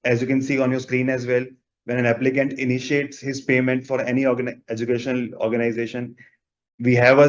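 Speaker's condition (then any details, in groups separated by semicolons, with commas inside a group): No condition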